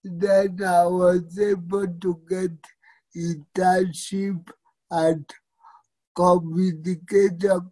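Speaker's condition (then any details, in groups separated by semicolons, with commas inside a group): Cerebral palsy; fine motor skill challenges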